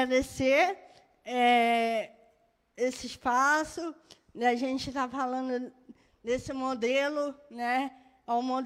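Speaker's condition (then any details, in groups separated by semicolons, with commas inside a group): Cerebral palsy; birth brain injury; moderate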